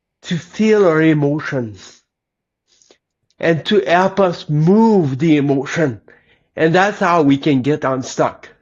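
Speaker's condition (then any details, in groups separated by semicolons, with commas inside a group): Cerebral palsy; lifelong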